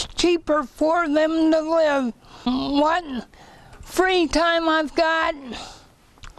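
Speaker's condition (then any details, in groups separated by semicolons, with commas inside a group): Cerebral palsy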